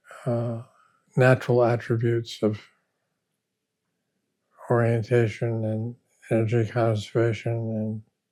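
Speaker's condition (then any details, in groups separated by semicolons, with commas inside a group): Parkinson's disease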